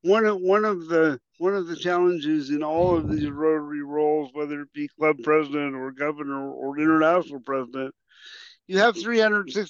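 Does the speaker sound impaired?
Yes: cerebral palsy; some 40 years ago.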